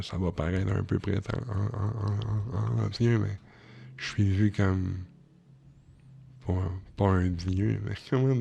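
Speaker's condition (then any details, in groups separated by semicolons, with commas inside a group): Cerebral palsy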